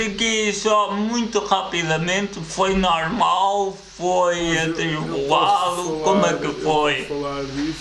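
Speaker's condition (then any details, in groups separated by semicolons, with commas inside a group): Cerebral palsy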